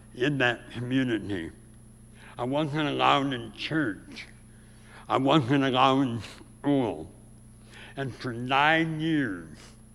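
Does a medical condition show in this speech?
Yes: severe speech impediment; from early childhood, could not talk at all as young child, first operation in North Dakota hospital; about age 84; white woman taught tongue movement, chewing food and speaking, impediment heard on radio.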